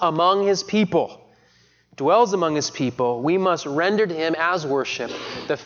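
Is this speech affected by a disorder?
No.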